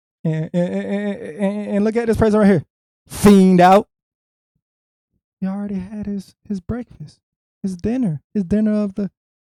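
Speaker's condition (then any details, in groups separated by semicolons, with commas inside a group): No condition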